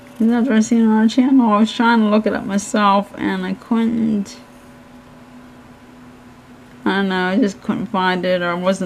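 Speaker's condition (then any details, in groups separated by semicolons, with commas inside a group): Cerebral palsy; hands affected, shaking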